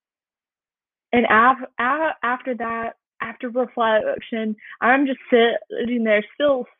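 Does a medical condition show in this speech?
Yes: stuttering; woman, 23, persistent stuttering; stumbling on words, severity varies day to day, worse when crying, listeners stop noticing stutter; here repeated sounds.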